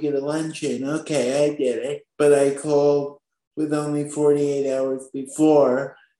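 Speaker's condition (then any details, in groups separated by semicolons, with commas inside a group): Spastic quadriplegic cerebral palsy; from birth, born at 27 weeks gestation, now 23 years old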